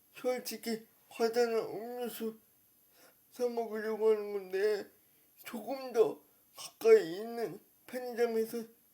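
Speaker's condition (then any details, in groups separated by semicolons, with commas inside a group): Brain lesion disability; power wheelchair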